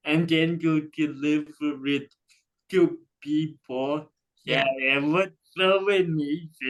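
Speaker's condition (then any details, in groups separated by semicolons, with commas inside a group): Cerebral palsy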